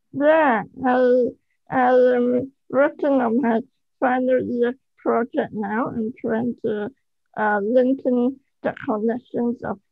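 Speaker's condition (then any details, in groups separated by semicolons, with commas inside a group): Spinal muscular atrophy type 1; type 1, lifelong wheelchair, ventilator, suction machine, oximeter; 26 years old, ventilator-dependent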